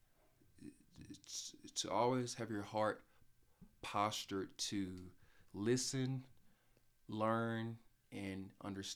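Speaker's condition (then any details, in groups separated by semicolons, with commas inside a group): Stuttering; only stutterer on either mother's or father's side of family; stutters when talking, speech problem audible, cannot be hidden when speaking; prolonged sounds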